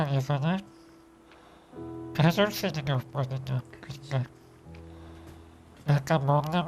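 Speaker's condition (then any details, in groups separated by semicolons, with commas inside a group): ALS (Lou Gehrig's disease); whole-body paralysis, leg onset; 7 years since onset, bedbound, 24-hour care, intermittent respirator; breathing difficulty, eats in portions with respirator, short breath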